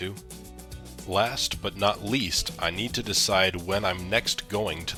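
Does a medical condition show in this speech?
No.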